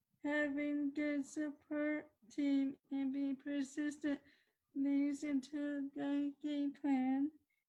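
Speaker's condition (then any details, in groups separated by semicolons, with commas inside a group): Cerebral palsy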